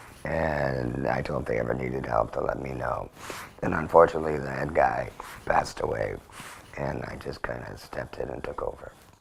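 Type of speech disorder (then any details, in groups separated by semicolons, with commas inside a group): Electrolarynx speech; total laryngectomy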